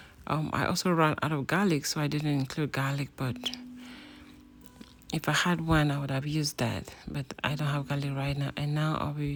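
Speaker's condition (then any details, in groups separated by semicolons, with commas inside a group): No condition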